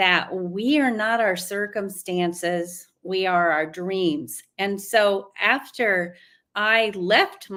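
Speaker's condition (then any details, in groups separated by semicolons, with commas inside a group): No condition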